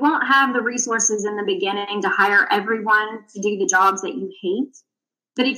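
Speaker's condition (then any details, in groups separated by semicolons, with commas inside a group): No condition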